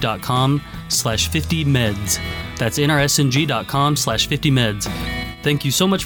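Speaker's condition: No condition

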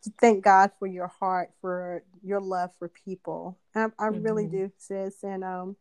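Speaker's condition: No condition

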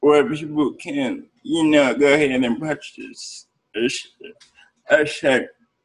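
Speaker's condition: Cerebral palsy; therapists involved in upbringing

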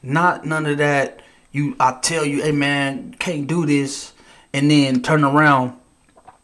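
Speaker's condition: No condition

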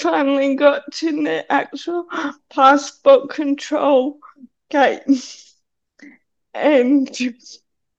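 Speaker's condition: Cerebral palsy; needs hand to hold on steep stairs

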